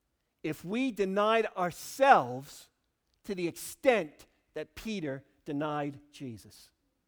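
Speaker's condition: No condition

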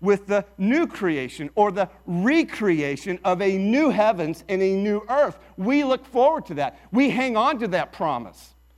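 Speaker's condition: No condition

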